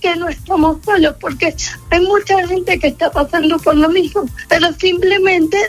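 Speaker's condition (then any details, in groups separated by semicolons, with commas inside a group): Cerebral palsy; cerebral palsy from birth, motor only, no cognitive involvement, balance and movement affected since early childhood; ability to speak fluently affected since early childhood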